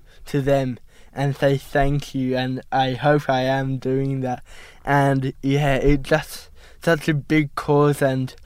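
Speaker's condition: Cerebral palsy; placing ski poles difficult

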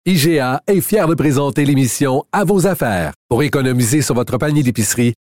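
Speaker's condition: No condition

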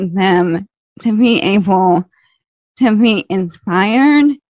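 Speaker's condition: ALS, slow progressing

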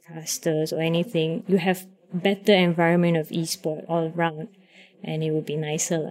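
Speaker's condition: No condition

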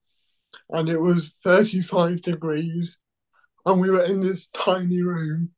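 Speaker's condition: Cerebral palsy

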